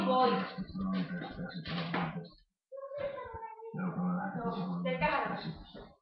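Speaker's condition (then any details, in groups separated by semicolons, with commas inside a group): No condition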